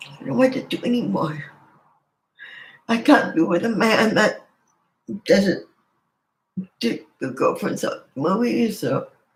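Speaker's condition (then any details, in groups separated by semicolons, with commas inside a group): Cerebral palsy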